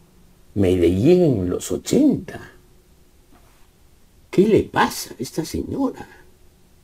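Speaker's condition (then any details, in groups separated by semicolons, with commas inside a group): No condition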